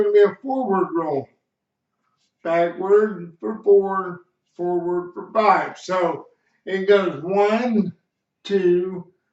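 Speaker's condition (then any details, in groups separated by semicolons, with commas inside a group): Cerebral palsy; slight speech impediment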